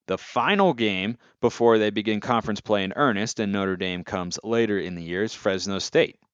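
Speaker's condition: No condition

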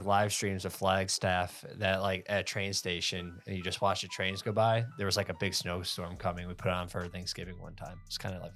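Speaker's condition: No condition

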